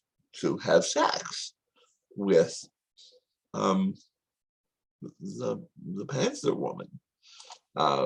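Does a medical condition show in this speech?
Yes: tongue cancer surgery.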